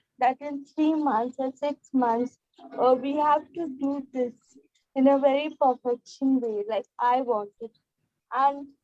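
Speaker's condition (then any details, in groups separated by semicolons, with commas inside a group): Cerebral palsy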